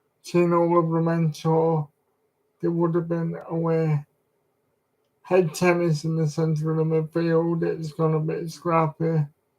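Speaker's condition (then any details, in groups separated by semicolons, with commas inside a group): Cerebral palsy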